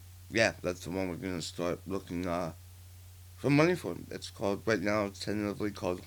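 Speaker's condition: Partial glossectomy for tongue cancer, partial, 40% of right tongue; chemotherapy and radiation completed

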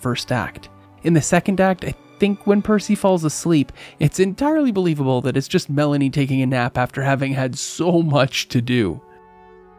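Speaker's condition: No condition

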